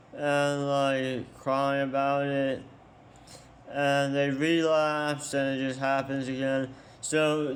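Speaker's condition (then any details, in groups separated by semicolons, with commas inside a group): Tongue cancer surgery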